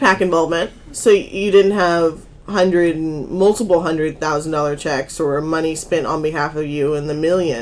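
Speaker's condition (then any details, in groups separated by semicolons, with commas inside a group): No condition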